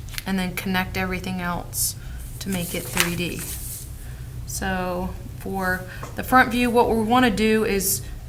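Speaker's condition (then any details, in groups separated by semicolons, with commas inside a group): No condition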